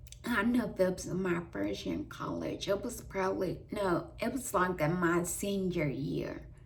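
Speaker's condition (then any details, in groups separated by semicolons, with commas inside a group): Traumatic brain injury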